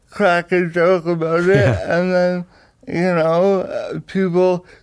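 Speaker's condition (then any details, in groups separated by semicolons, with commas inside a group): Cerebral palsy; washes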